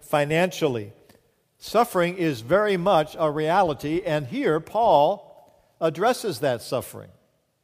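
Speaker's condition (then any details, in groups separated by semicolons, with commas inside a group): No condition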